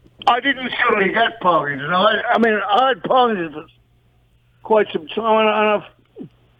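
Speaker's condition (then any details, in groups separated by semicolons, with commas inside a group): Parkinson's disease, mild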